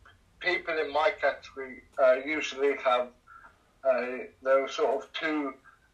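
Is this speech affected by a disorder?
Yes: cerebral palsy; C2 para-cycling class.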